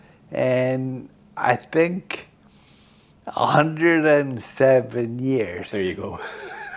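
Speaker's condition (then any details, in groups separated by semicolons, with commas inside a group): Friedreich's ataxia; late-onset type, onset around age 40; over three decades since onset, slow progression, full-time wheelchair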